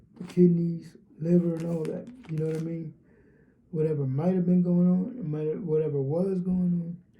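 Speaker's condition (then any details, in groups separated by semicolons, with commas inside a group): Cerebral palsy, spastic diplegia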